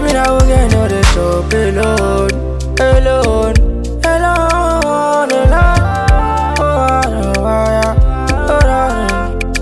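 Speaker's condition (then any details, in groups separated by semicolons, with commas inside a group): No condition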